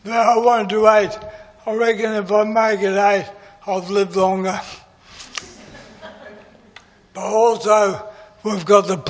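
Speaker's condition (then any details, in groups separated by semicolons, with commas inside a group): MND; voice is going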